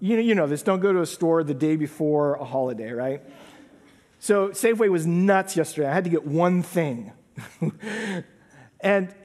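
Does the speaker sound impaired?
No.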